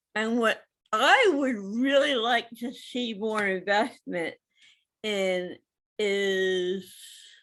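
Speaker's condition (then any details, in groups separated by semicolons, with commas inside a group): Cerebral palsy; mainly small motor coordination; speech not perfect, voice-activated software garbles speech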